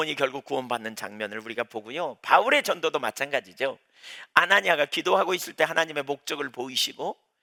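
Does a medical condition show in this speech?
No.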